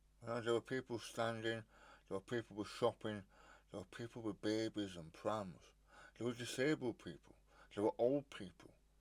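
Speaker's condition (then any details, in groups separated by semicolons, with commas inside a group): Stage 4 tongue cancer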